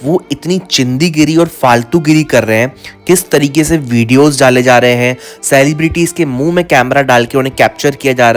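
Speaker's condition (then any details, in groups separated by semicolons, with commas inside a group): No condition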